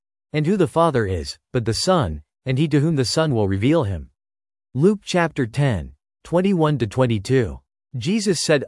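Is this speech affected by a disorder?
No.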